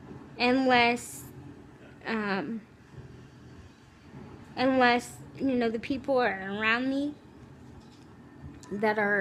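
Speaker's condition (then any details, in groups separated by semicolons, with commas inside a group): Cerebral palsy, spastic, severe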